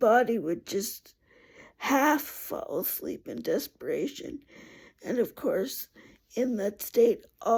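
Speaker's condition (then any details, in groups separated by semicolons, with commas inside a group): Cerebral palsy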